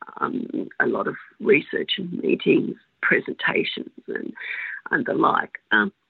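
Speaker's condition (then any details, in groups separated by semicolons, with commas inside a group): Spasmodic dysphonia; words disappear like bad phone reception, bits of words lost, holds voice box, cough or hiccup resets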